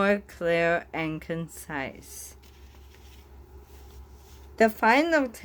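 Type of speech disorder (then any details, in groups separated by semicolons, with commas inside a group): Bulbar dysarthria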